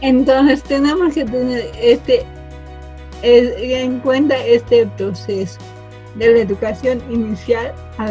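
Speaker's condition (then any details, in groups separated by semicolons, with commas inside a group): Cerebral palsy from birth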